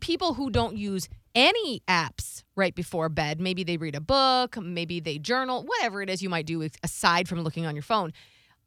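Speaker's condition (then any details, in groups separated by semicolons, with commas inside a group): No condition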